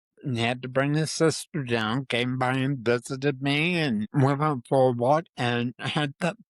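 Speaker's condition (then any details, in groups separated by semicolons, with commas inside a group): Parkinson's disease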